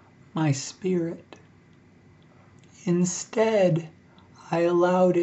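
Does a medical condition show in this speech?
Yes: ALS; breathing increasingly difficult.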